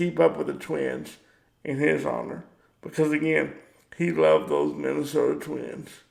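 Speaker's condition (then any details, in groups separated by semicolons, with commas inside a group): Cerebral palsy; power wheelchair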